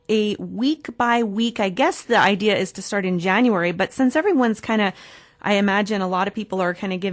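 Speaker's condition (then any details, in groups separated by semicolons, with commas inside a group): No condition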